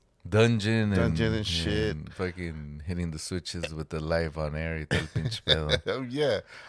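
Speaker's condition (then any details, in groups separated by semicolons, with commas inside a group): No condition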